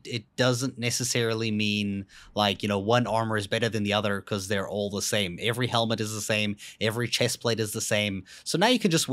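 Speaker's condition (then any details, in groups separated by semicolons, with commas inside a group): No condition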